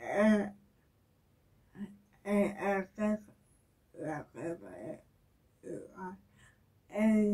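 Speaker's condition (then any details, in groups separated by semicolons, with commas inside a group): Cerebral palsy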